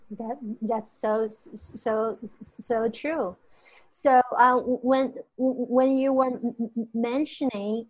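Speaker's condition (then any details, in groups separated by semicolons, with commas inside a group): Stuttering; stutter since childhood, grew up in China without speech therapy, persists into adulthood; hid stutter while growing up, shame about stuttering held back for years; repeated sounds, repeated words, prolonged sounds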